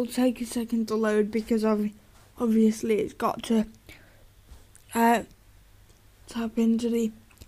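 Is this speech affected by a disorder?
Yes: cerebral palsy.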